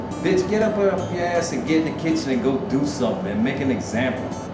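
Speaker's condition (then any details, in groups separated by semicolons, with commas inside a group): No condition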